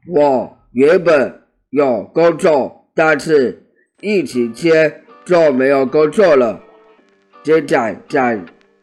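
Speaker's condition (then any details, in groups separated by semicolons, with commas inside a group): Down syndrome; congenital, sensory integration and muscle stimulation exercises from age zero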